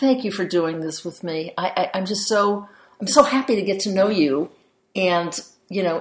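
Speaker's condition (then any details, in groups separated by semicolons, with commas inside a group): No condition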